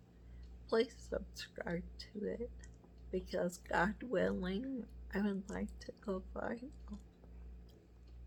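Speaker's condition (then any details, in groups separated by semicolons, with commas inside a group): MS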